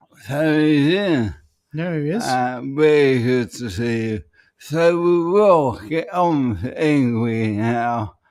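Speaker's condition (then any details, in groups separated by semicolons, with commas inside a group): ALS; speech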